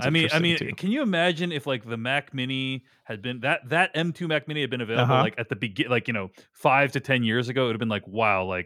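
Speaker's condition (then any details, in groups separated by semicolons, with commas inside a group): No condition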